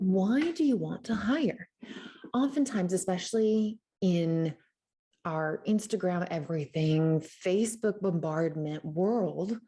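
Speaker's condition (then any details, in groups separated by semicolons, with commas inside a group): No condition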